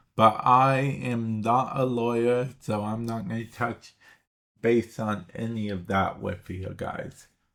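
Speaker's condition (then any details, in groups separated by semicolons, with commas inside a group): Traumatic brain injury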